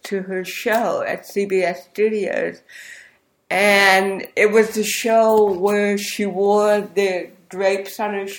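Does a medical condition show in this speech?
Yes: cerebral palsy; hearing impaired, CP preschool in Long Beach from 18 months, childhood physical, occupational, speech therapy; very slurred speech as a child from cerebral palsy plus hearing impairment.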